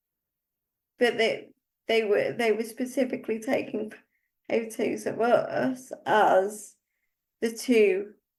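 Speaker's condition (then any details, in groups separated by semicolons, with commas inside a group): Cerebral palsy; uses wheelchair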